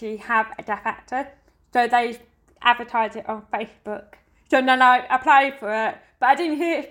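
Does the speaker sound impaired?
Yes: deafness; hears song beat and singing but not words.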